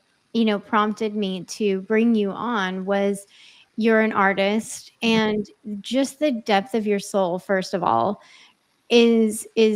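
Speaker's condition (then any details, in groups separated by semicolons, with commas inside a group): No condition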